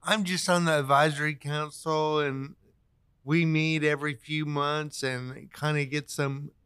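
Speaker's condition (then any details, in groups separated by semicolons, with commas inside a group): Cerebral palsy; pretty able-bodied, gets around pretty well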